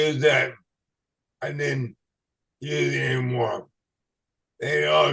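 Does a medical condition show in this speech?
Yes: ALS/MND.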